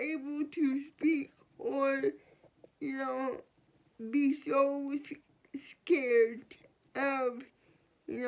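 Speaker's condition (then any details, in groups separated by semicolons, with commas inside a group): Cerebral palsy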